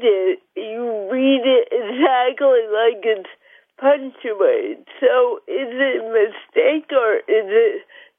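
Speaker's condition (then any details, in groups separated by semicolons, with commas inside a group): Cerebral palsy; mild; joins by phone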